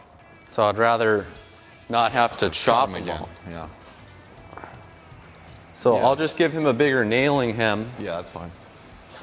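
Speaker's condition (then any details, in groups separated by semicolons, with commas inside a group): No condition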